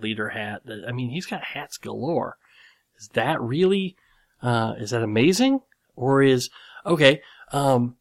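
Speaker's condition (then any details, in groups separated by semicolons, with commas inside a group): Cleft lip and palate; series of plastic surgeries for repair, skull bone chips grafted to reconstruct nose around age 12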